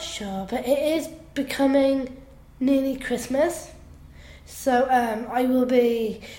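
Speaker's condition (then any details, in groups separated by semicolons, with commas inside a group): Down syndrome; down syndrome since birth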